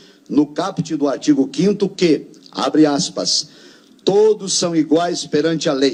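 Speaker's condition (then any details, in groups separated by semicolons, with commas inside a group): No condition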